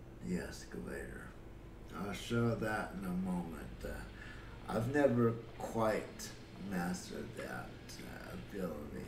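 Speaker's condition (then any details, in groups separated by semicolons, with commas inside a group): Cerebral palsy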